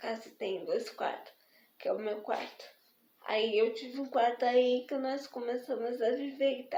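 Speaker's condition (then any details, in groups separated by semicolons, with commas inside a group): Spastic diplegic cerebral palsy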